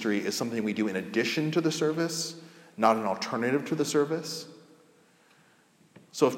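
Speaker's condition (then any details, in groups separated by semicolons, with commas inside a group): No condition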